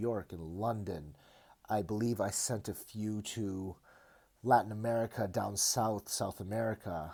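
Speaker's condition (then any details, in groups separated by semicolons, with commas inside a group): No condition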